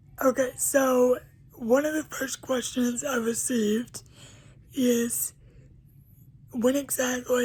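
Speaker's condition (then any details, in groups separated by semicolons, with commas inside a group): Cerebral palsy; uses a wheelchair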